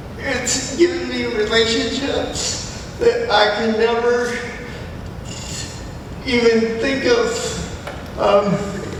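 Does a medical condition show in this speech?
Yes: cerebral palsy.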